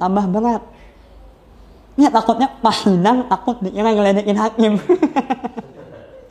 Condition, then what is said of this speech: Cleft palate. Kayak HRD juga aneh gitu. Maksudnya kan aku punya kekurangan sumbing ya. Kekurangannya di suara tapi